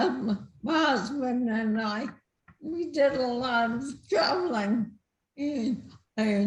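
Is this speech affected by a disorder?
Yes: multiple system atrophy; weakened speaking.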